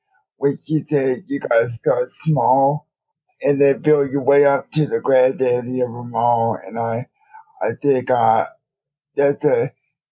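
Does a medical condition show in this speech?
Yes: cerebral palsy, spastic quadriplegia.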